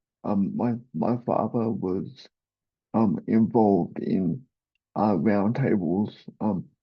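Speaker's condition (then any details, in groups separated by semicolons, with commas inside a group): Cerebral palsy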